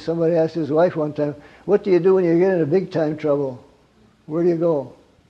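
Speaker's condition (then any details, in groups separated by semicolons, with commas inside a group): Parkinson's; gets up around 3 am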